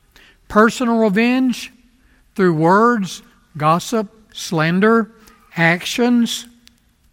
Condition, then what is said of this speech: No condition.